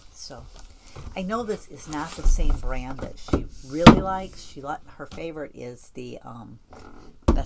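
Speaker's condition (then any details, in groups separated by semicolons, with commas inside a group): No condition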